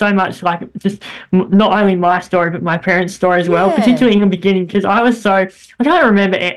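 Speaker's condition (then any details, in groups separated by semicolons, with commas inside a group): Bilateral cleft lip and palate; congenital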